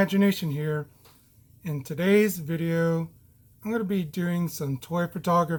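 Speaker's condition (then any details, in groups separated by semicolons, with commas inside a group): No condition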